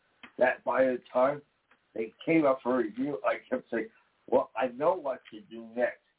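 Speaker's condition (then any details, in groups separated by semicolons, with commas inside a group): Damaged vocal cord; speech impairment noted by host, may talk too fast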